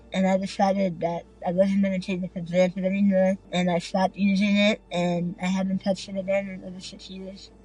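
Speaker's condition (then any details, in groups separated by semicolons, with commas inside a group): Tongue removal for cancer; cancer, entire tongue removed, jaw split for surgery; nearly seven years since surgery, cancer-free; no speech right after surgery, former tracheal breathing tube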